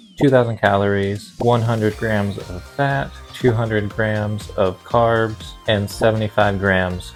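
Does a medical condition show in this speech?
No.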